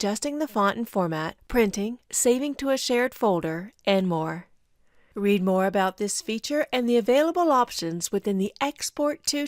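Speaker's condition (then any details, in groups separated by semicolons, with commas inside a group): No condition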